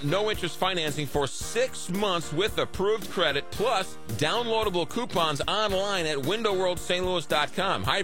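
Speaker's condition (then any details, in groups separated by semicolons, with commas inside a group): No condition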